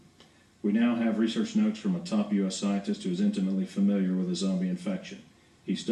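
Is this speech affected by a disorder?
No.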